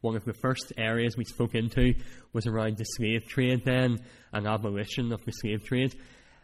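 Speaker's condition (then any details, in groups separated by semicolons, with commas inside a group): Cleft palate; cleft palate since childhood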